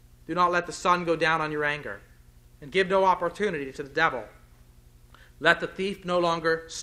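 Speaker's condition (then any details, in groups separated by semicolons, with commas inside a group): No condition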